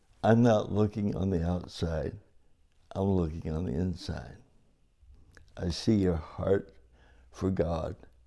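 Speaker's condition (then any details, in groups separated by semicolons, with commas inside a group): Cerebral palsy; from birth; able to hike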